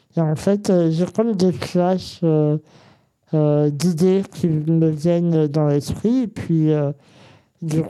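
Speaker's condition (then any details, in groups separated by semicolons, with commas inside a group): Congenital muscular dystrophy; present from birth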